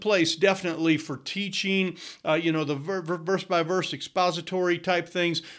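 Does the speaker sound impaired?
No.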